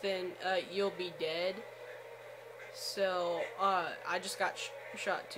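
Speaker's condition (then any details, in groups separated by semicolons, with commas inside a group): No condition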